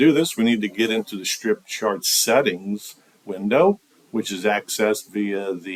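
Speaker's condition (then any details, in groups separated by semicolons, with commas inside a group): No condition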